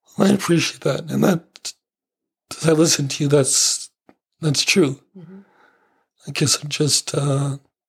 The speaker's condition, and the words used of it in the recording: ALS (motor neuron disease). And so we notice actually that his voice, his swallowing, everything is improved when we're in a humid climate.